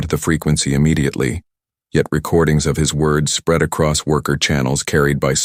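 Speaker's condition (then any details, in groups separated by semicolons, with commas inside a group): No condition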